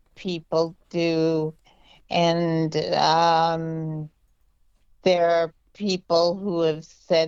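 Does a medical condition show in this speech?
Yes: multiple sclerosis; diagnosed at age 17.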